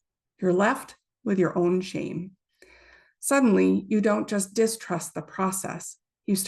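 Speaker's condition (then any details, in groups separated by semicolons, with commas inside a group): No condition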